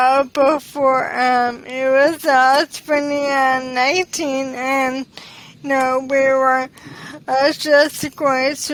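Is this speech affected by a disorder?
Yes: ALS; onset in pinky finger.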